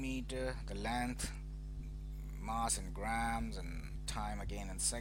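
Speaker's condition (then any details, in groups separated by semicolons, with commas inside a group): No condition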